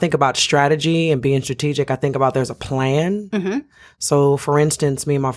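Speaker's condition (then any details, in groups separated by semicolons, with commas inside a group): No condition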